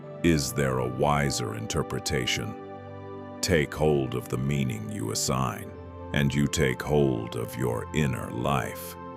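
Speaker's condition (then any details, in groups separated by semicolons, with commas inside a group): No condition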